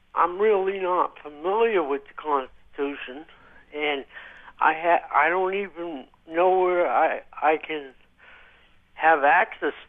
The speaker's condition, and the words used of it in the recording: Stroke. I hope you can understand me because I had a stroke 2 years ago.